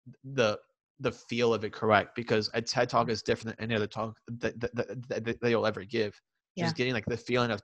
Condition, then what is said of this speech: Stuttering. It was like, I was at a Christmas / housewarming party that my cousin was hosting, and my speech wasn't that great in the few days prior.